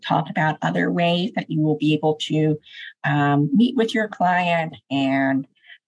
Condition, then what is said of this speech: Deafness. I'm deaf and I use cochlear implants to hear and I use spoken language to communicate, but I can also use American Sign Language to communicate.